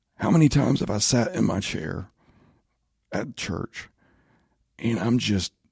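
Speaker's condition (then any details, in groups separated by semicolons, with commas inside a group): Spasmodic dysphonia; voice issue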